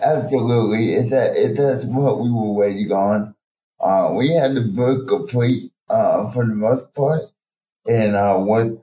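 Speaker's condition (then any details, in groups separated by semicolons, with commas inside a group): Cerebral palsy; types about 10 words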